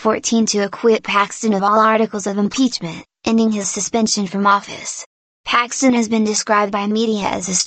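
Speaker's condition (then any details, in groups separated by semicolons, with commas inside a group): No condition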